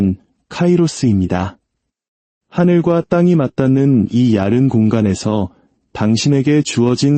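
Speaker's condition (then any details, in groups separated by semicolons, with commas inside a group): No condition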